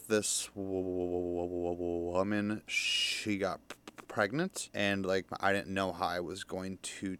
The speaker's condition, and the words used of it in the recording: Stuttering. Like it's actually the opposite, because I do stutter, they have to listen more, which is kind of funny, you know.